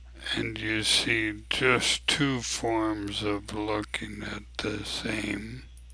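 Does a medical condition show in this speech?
Yes: ALS; abnormally slow voice.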